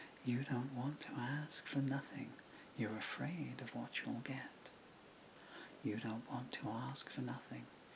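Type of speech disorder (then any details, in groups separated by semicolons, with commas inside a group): Bulbar dysarthria; progressive bulbar palsy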